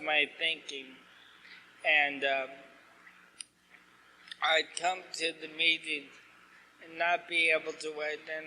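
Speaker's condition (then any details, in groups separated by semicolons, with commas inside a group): ALS; asked to talk slower, clearer, losing voice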